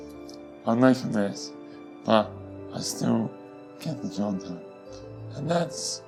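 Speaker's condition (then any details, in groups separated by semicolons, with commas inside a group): Facioscapulohumeral muscular dystrophy; genetic, face and upper arms first; progressive, needs effort to feed self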